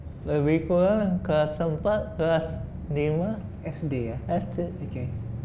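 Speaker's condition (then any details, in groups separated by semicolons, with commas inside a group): Cerebral palsy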